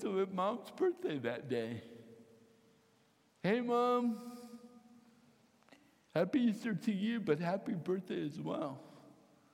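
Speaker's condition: Cerebral palsy, mild; voice hard to understand

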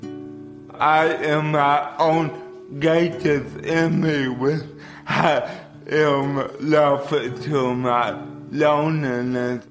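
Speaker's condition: Cerebral palsy; daily tasks harder than for others

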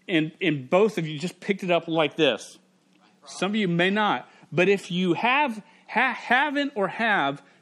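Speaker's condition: Stuttering; much worse through school years, variable with bad days; pretty fluent currently; pretty fluent now, some days unable to say own name; repeated sounds, prolonged sounds

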